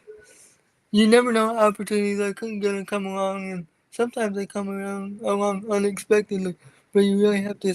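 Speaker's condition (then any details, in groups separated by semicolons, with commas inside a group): Cerebral palsy; from birth, wheelchair user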